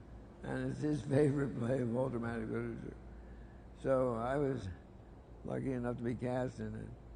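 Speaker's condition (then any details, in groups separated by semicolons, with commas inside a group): Parkinson's disease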